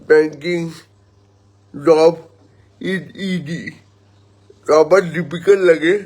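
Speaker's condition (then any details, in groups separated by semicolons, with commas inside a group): Cerebral palsy; present from birth, could not walk at six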